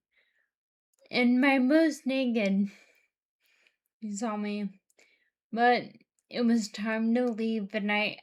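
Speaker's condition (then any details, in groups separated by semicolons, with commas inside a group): Friedreich's ataxia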